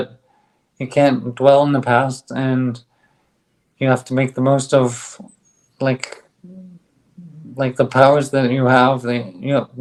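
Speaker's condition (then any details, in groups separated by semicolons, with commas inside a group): ALS; on drug, stronger bite, speaks better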